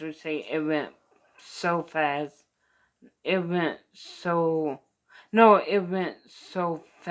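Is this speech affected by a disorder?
Yes: mild cerebral palsy.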